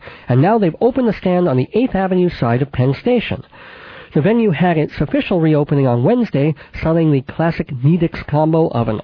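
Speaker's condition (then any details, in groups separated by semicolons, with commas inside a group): Cleft palate with lisp, cleft lip and palate, mild; therapy with Mrs. Adler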